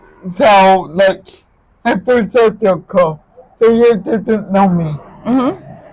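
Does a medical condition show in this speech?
Yes: cerebral palsy.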